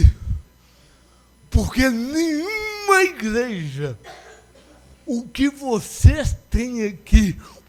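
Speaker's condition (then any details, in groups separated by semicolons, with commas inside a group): Cerebral palsy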